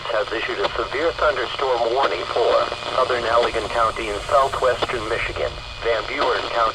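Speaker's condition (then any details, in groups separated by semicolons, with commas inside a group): No condition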